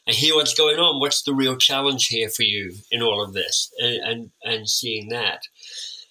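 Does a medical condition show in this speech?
Yes: cleft lip and palate; orthodontic treatment.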